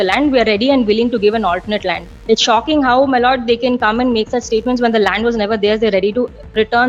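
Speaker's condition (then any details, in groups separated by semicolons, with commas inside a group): No condition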